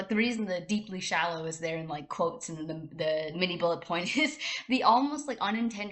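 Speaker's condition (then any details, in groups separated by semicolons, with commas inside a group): No condition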